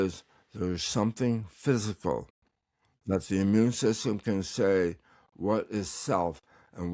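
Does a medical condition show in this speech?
Yes: tongue cancer; recovering, tongue exercises.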